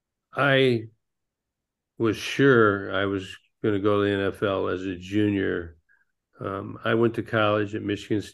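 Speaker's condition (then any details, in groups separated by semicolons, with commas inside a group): Parkinson's disease; man nearly 66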